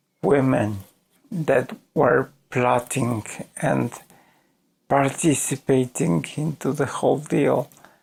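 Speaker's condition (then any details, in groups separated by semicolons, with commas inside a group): ALS; voice severely damaged, hard to understand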